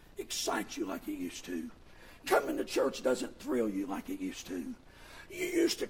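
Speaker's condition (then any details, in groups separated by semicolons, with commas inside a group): Vocal fold paralysis, bilateral; speaks with false vocal folds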